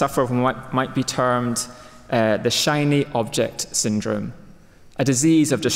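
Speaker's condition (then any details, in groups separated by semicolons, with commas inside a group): No condition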